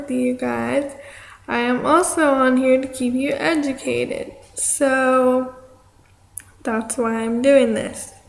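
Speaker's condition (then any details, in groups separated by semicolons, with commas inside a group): Cerebral palsy; affects arm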